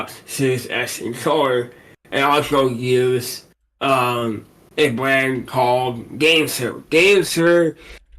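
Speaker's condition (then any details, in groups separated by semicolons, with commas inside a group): Cerebral palsy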